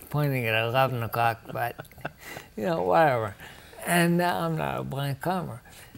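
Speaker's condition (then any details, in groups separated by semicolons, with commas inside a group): Ataxia; rare, progressive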